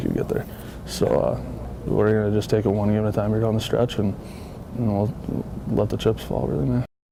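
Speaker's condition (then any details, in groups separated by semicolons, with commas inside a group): No condition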